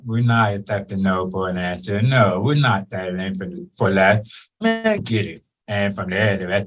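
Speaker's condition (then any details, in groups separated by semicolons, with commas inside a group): Born deaf; congenital deafness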